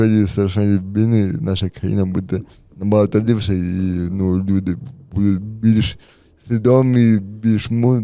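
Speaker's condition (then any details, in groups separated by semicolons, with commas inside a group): Cerebral palsy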